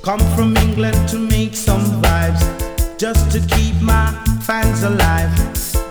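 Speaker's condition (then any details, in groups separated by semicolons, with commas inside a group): No condition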